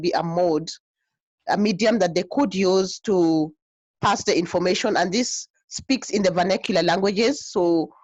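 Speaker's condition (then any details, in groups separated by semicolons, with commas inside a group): No condition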